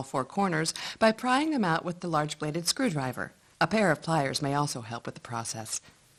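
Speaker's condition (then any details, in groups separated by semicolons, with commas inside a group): No condition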